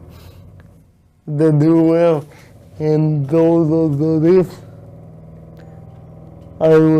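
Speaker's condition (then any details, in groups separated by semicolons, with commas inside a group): Cerebral palsy; from birth; difficult speaking, often not understood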